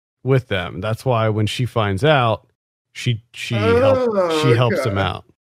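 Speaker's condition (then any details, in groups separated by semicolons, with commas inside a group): No condition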